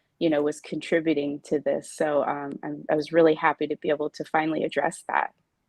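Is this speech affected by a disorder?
No.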